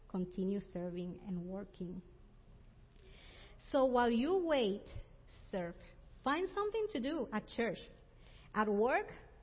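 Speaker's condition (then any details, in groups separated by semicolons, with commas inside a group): No condition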